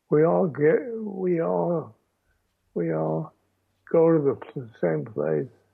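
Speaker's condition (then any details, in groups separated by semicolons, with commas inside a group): Aphasia after stroke; halting speech with pauses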